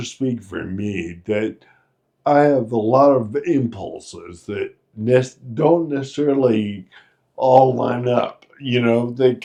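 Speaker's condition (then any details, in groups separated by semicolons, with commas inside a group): Friedreich's ataxia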